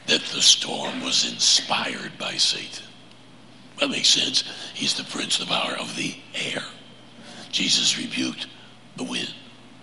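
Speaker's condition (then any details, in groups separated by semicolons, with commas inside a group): Laryngeal cancer; vocal cord cancer, prior chemo and radiation, 35 treatments over about seven weeks; deep raspy 'Batman voice', much weaker than before, prosthesis speech planned after laryngectomy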